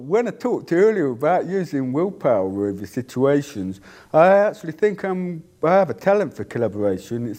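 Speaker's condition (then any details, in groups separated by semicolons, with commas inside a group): Deafness; cannot hear own voice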